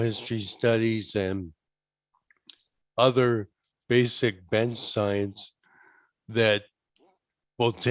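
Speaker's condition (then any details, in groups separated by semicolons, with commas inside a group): ALS; diagnosed age 48, investigational therapy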